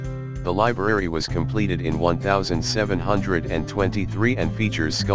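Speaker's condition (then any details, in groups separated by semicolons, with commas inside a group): No condition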